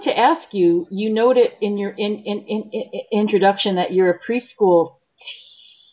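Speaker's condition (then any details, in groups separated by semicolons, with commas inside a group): No condition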